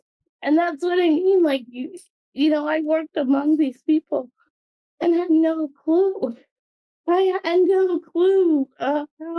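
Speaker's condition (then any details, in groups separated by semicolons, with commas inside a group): Cerebral palsy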